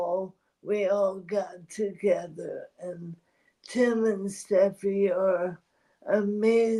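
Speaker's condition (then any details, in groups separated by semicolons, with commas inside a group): ALS; voice strains with talking, needs voice rest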